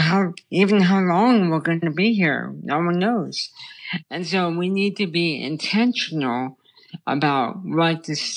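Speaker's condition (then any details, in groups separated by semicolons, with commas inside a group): Brain stem tumor; childhood onset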